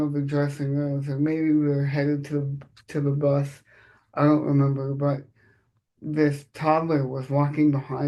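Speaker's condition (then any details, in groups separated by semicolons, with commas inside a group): Cerebral palsy; from birth, surgeries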